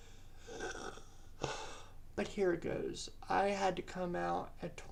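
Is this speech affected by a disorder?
Yes: cerebral palsy; present from birth.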